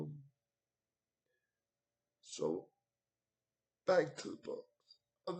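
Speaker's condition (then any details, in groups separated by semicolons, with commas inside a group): Cerebral palsy; wheelchair, needs transfer help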